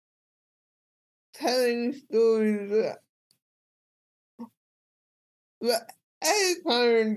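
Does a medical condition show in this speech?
Yes: cerebral palsy; speech impediment.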